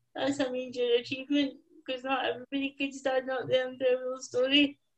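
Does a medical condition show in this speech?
Yes: cerebral palsy.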